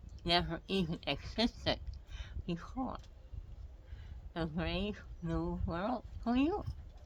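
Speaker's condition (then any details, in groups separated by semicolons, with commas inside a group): Head and neck cancer; multiple surgeries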